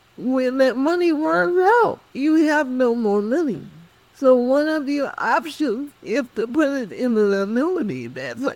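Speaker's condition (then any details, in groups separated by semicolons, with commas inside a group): Cerebral palsy; speech affected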